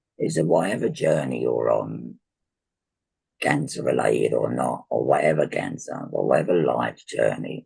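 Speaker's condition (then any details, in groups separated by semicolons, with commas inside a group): Laryngectomy for laryngeal cancer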